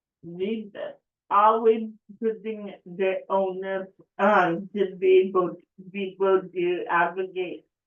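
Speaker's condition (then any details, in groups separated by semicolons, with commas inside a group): Cerebral palsy; affects speech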